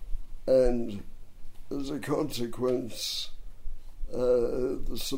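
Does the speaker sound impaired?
Yes: dystonia and cerebral palsy; cerebral palsy from birth in right arm, bronchial asthma, adult dystonia pulling neck backwards, hard-to-diagnose.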